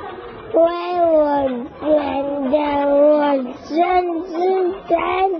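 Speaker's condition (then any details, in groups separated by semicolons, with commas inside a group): Cerebral palsy; onset twelve days after birth, walking and writing difficult; eight years old, hand tremor when writing, unsteady walking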